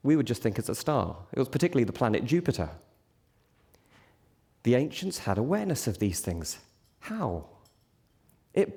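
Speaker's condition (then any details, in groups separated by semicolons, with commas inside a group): No condition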